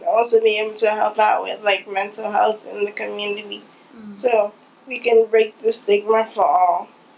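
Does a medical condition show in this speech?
Yes: cerebral palsy.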